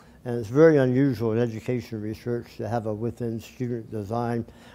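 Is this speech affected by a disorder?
Yes: tongue cancer surgery.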